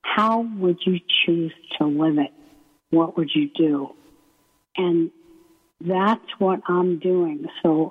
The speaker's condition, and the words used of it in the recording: ALS (motor neuron disease). So my breathing is affected by the ALS, the muscles make it hard to breathe, and also make it hard to speak.